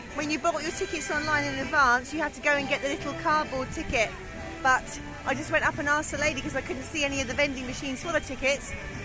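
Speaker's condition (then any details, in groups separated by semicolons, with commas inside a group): No condition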